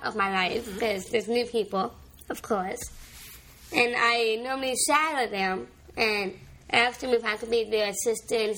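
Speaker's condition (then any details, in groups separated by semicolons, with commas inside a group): Down syndrome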